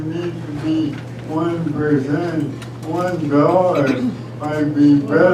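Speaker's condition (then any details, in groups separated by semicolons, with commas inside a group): ALS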